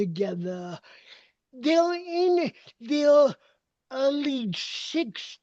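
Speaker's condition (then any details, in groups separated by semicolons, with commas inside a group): Cerebral palsy; uses walker and wheelchair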